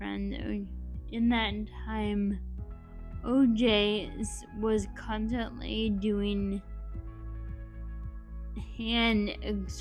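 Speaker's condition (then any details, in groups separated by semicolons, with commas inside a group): Friedreich's ataxia; neurological disorder; weekly speech, occupational, physical therapy; difficulty swallowing and speaking clearly, nasal voice, respiratory muscle trainer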